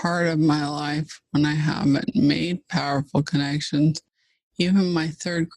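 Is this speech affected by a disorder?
Yes: ALS (Lou Gehrig's disease).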